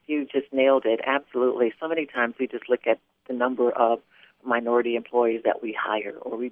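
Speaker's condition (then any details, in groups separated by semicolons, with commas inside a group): No condition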